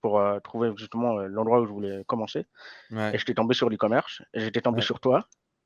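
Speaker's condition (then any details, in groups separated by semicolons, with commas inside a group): Hearing impairment from birth; congenital hearing loss, diagnosed around age 4, lip reading since birth, school to learn spoken French; learned to speak at age 4, slight effect on speech noticeable now and then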